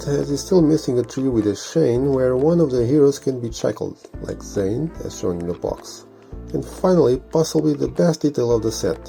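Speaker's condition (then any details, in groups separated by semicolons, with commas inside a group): No condition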